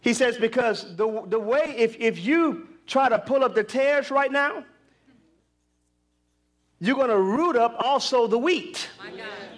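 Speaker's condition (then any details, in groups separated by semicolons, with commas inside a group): No condition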